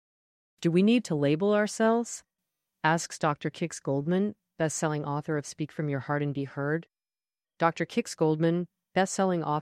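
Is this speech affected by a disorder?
No.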